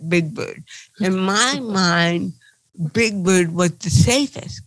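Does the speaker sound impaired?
Yes: cerebral palsy; involuntary movements.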